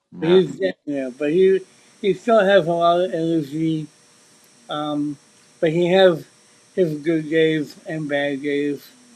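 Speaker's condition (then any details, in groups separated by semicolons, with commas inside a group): Cerebral palsy; since birth; speech impediment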